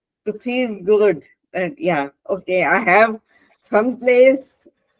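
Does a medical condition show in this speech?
Yes: cerebral palsy; spastic left hand.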